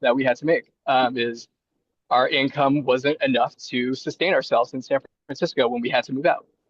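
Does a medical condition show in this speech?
No.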